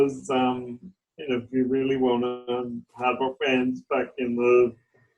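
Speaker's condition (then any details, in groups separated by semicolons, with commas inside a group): Cerebral palsy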